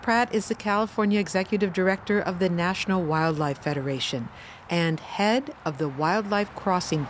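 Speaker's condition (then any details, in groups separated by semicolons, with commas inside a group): No condition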